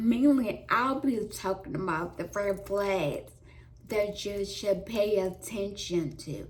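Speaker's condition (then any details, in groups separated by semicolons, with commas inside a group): Traumatic brain injury; could not push out sound, ongoing speech muscle strengthening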